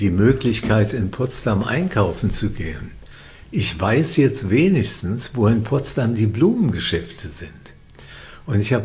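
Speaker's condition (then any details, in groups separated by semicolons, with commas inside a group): Parkinson's disease; feels almost as if without Parkinson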